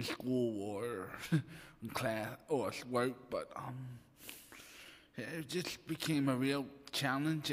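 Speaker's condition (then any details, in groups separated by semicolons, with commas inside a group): Cerebral palsy; very mild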